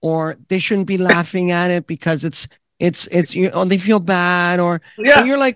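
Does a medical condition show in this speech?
No.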